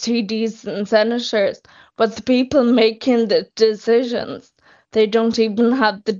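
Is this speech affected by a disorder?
Yes: Friedreich's ataxia; progressive, not yet on skyclaras, drug not yet funded; losing abilities weekly and monthly, losing mobility, transfers only with hands-on help of two people; losing speech, losing swallow.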